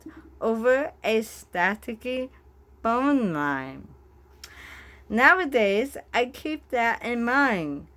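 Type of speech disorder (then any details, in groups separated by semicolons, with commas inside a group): Bulbar dysarthria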